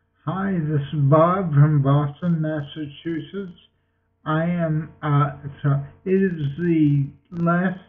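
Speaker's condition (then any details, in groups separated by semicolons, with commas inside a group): Multiple sclerosis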